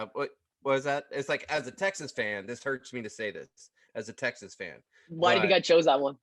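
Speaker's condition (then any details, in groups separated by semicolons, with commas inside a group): No condition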